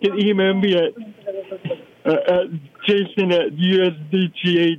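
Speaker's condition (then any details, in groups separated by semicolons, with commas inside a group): Cerebral palsy; balance issue; noticing physical decline, returning to physical therapy after little therapy last year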